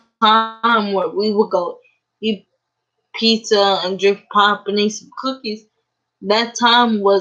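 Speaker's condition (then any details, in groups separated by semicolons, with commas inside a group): Cerebral palsy; uses a wheelchair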